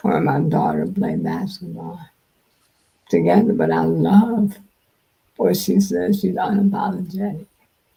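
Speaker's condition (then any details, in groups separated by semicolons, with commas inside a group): Multiple sclerosis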